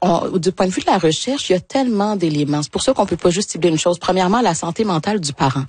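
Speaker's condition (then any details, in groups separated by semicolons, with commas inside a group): No condition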